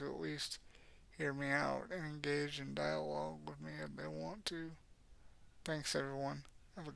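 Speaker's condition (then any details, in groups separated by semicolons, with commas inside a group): Cerebral palsy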